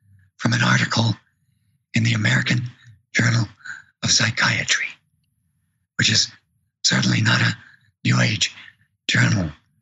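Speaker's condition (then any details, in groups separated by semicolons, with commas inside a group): Vocal cord paralysis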